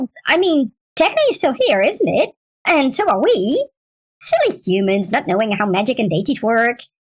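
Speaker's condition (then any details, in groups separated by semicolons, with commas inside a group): No condition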